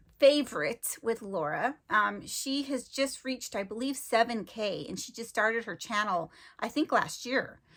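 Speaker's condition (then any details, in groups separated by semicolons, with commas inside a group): No condition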